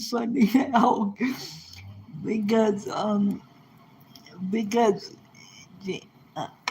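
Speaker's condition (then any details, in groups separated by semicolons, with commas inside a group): Cerebral palsy; present from birth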